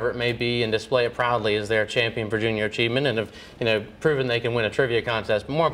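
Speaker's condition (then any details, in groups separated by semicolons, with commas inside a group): No condition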